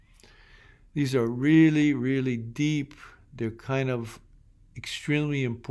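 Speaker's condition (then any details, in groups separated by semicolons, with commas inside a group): No condition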